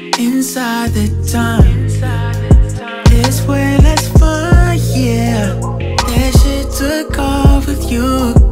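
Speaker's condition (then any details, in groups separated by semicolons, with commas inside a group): No condition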